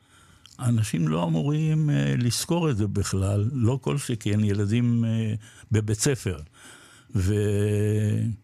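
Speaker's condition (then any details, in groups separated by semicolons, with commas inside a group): Parkinson's disease; recently diagnosed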